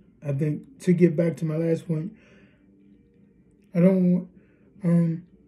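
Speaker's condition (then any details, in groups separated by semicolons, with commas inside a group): Cerebral palsy, spastic diplegia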